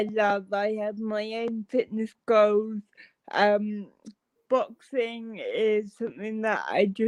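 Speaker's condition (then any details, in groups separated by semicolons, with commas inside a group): Cerebral palsy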